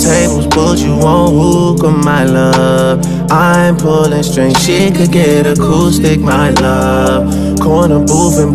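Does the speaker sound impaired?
No.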